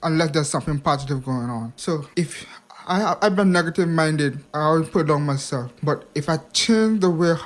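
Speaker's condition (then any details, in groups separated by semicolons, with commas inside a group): Hearing impairment; speech impediment overcome through much speech practice and focused listening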